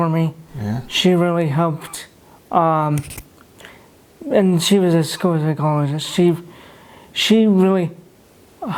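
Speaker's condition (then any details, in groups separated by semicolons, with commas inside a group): Cerebral palsy; right side weakest, mobility affected, stiffness; past physical therapy, botox tried, uses dictation software; no speech therapy, some words hard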